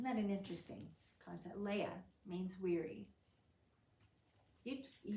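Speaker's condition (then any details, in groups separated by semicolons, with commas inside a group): No condition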